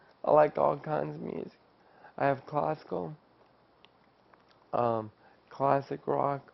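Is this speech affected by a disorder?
Yes: ALS; after diagnosis.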